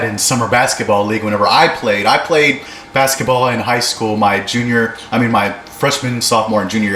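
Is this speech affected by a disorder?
No.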